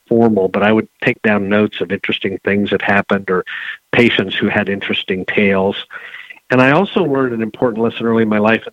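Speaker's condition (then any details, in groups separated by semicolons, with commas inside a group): No condition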